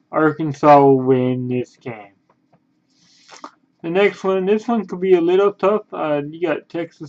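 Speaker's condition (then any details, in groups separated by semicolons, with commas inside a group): Cerebral palsy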